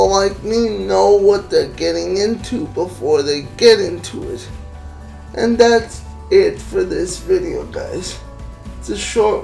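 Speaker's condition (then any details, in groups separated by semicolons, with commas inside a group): Cerebral palsy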